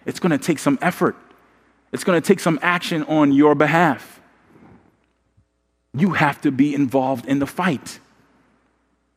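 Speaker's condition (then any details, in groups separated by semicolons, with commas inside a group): No condition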